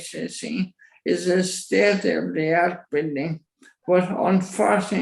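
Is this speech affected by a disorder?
Yes: motor neuron disease.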